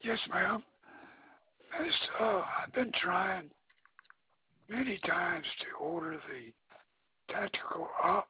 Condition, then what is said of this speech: Throat cancer. I've got throat cancer. It makes it hard to talk.